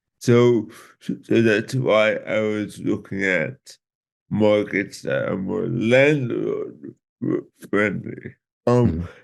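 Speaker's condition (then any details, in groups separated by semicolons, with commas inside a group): Cerebral palsy; from birth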